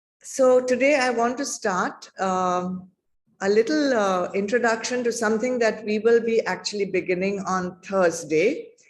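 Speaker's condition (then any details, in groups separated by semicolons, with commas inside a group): No condition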